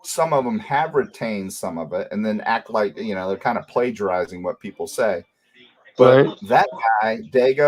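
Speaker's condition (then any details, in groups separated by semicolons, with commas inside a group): No condition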